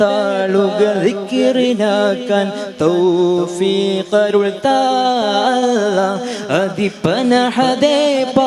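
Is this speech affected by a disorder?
No.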